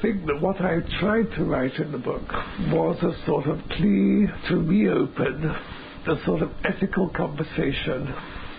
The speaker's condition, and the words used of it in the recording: ALS (motor neuron disease). I'm speaking through a sort of air contraption which enables me to breathe.